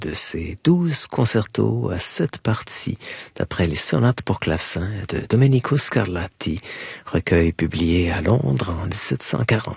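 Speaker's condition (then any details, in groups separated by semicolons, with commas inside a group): No condition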